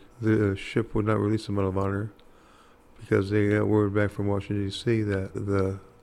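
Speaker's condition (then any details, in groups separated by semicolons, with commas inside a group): Parkinson's; hard time walking and talking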